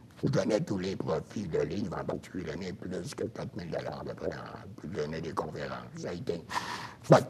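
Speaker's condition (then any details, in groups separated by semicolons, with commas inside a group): Throat cancer, voice prosthesis; speaks with voice prosthesis for 10 years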